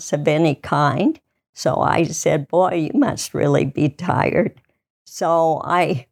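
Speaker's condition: ALS; about 3 years since diagnosis, cannot walk, wheelchair, arms and hands still move somewhat

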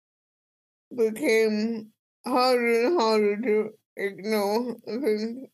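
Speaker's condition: Cerebral palsy; speech impediment

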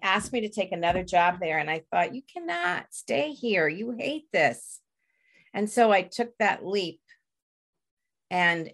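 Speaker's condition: No condition

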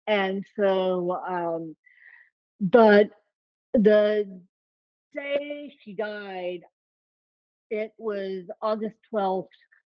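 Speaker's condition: Ataxic spastic cerebral palsy; uses power chair

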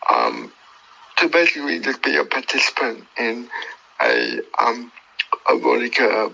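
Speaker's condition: Cerebral palsy; born two months premature

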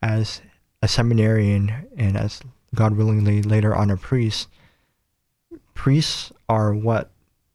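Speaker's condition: Cleft palate; nose and lip

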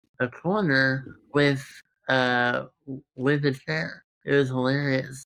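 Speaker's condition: Congenital muscular dystrophy; present since birth

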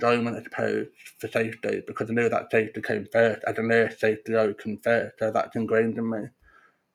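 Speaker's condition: Profound deafness; congenital profound deafness

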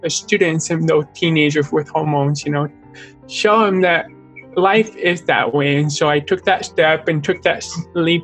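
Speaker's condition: Deafness, born deaf in both ears; speech therapy ages 2-3 to 10-11

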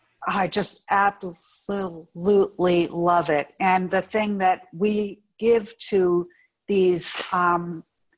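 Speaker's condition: Aphasia and apraxia; AVM-induced stroke, coma, speech labored after waking, still improving now; ongoing recovery, attends aphasia group at Spaulding rehab, meditation to facilitate speech; sounds a little different, mouth cannot form words, word retrieval and pronunciation difficulty, thinking intact

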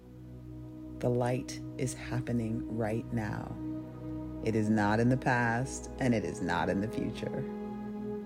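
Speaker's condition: No condition

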